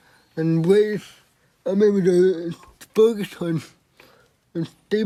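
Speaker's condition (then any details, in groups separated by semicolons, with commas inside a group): Cerebral palsy; motor disability affecting body control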